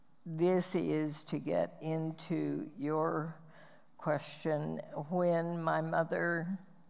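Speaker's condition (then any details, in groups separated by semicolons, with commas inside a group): Spasmodic dysphonia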